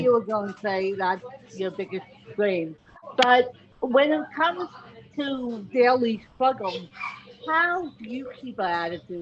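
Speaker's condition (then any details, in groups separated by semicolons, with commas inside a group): Cerebral palsy, mixed, moderate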